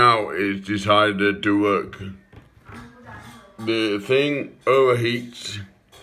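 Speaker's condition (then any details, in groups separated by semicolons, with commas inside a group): Acquired brain injury, ataxia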